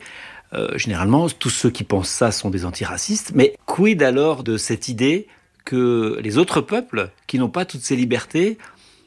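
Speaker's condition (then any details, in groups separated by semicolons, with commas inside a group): No condition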